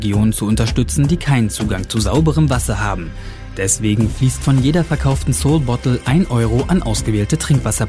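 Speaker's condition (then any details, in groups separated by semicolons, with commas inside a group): No condition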